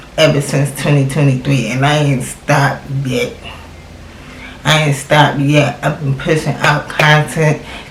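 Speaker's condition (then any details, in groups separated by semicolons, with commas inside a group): Cerebral palsy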